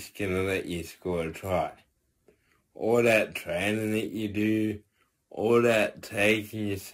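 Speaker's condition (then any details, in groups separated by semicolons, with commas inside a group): Cerebral palsy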